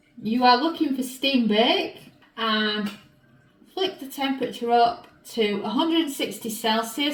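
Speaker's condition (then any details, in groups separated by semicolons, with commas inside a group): No condition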